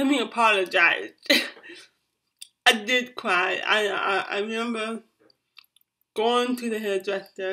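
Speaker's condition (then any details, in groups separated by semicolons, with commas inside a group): Cerebral palsy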